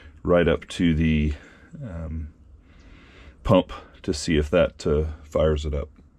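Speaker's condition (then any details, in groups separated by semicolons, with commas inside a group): No condition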